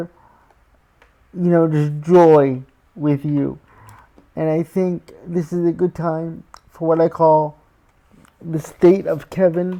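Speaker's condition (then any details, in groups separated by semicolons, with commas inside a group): Cerebral palsy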